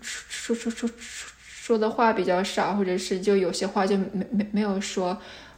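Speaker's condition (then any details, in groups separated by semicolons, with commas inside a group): Stuttering; noticed in high school English class on br- of British, possible unnoticed childhood stutter, then more words; frequent repetitions of initial syllables and sounds, fillers; repeated sounds, repeated words, prolonged sounds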